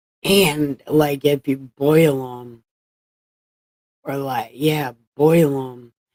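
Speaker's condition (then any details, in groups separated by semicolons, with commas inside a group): Brain injury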